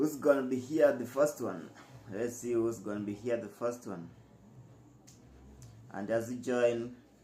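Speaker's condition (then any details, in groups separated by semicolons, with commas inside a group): No condition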